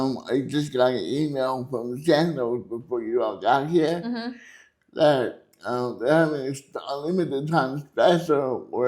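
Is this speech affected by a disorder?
Yes: cerebral palsy.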